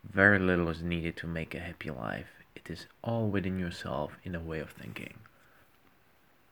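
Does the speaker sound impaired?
No.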